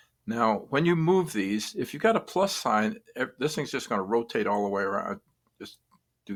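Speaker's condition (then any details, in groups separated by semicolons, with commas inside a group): No condition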